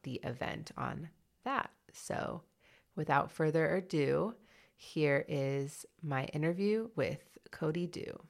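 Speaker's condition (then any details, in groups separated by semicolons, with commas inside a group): No condition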